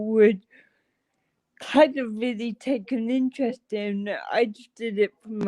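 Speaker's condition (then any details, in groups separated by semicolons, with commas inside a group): Cerebral palsy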